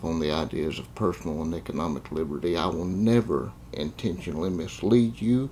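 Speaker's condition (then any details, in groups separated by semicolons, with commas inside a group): Cerebral palsy; congenital cerebral palsy, confined to a wheelchair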